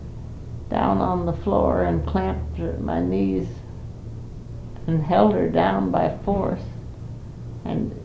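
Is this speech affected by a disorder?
Yes: Parkinson's disease; Parkinson's for 5 years.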